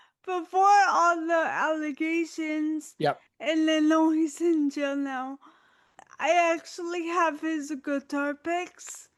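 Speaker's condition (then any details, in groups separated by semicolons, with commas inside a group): Autoimmune disease, spinal cord injury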